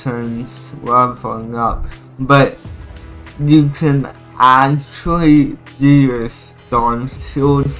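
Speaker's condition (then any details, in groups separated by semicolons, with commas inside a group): Cerebral palsy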